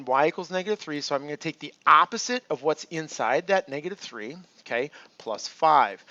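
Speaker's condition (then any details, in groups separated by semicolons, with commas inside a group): No condition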